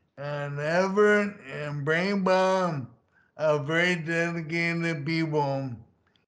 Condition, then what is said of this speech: ALS (motor neuron disease). Of course, you see the bulbar effects on my speech.